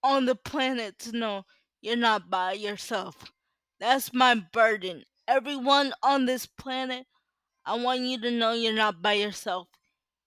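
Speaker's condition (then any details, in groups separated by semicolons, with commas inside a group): Cerebral palsy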